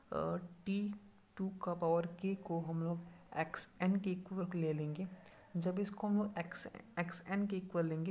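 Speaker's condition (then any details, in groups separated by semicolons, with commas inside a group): No condition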